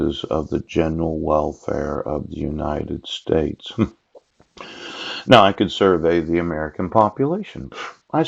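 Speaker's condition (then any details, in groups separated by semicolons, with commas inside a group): No condition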